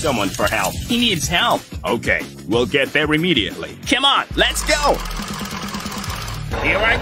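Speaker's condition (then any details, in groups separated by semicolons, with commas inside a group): No condition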